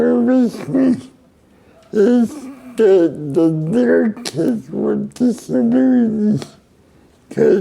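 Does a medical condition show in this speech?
Yes: cerebral palsy.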